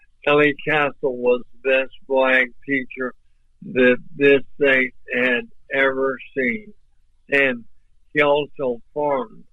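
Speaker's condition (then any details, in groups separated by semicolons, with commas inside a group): ALS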